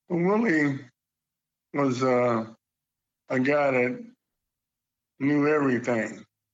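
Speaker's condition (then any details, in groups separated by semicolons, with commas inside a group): Parkinson's; Parkinson's disease for quite a while, age 70; slight stutter attributed to Parkinson's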